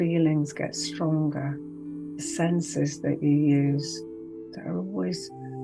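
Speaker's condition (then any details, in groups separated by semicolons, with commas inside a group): No condition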